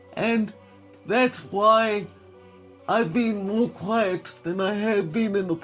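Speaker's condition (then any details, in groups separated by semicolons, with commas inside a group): Quadriplegic cerebral palsy, severe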